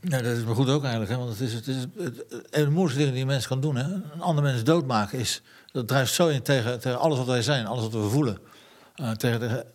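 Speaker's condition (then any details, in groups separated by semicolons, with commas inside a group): Parkinson's disease; progressive incurable Parkinson's disease, diagnosed years ago, already ill before diagnosis, 50% dementia risk, heading toward invalidity; pain, abdominal pain from constipation, fatigue, unsteady, falls including off bicycle, reading own book aloud beyond strength; speaks with difficulty, half purely Parkinson motor problem, emotional tearfulness partly from disease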